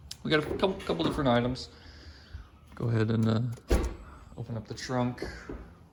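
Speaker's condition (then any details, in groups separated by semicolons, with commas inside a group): No condition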